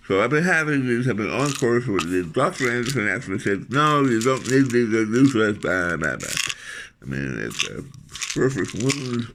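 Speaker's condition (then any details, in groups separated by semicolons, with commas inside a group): Tongue cancer surgery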